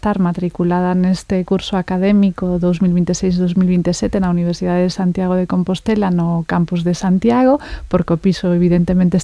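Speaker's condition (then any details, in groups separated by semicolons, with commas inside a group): No condition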